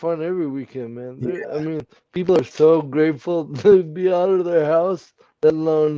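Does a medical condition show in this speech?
Yes: cerebral palsy.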